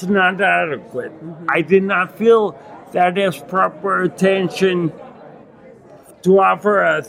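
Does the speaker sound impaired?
Yes: acquired ataxia with dysarthria, acquired; Lance-Adams syndrome; hard to speak and articulate, chest heaviness when speaking, bites tongue 2-3 times daily eating.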